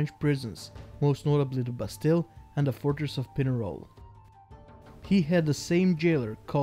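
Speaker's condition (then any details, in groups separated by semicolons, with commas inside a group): No condition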